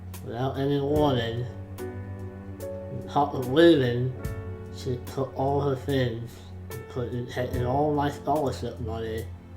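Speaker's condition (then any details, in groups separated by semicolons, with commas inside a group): Facial palsy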